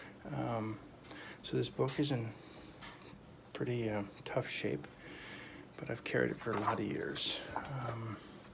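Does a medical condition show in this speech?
No.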